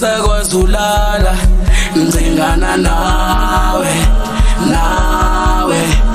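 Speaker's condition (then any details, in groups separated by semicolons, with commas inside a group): No condition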